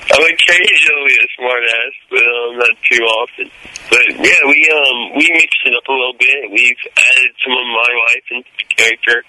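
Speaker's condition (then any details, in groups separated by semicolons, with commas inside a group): Cerebral palsy, mild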